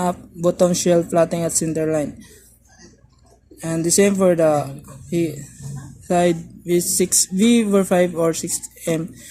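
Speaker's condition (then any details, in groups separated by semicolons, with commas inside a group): No condition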